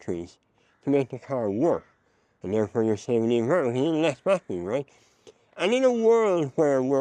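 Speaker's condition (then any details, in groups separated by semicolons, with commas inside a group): Mouth cancer; speech changed by cancer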